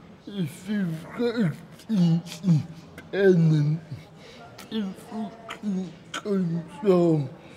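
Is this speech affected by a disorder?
Yes: cerebral palsy.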